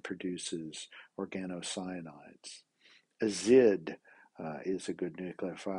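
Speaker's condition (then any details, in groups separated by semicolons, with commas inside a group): No condition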